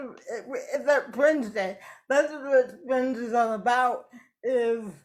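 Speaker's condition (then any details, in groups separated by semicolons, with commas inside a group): Cerebral palsy; affects speech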